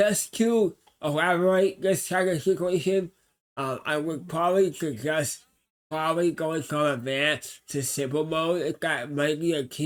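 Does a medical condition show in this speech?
Yes: cerebral palsy.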